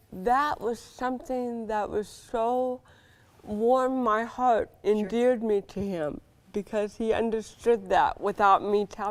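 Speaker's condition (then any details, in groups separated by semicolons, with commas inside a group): Cerebral palsy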